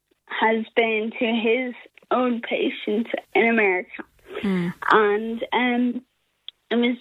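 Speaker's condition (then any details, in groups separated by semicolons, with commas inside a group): Friedreich's ataxia; muscle weakness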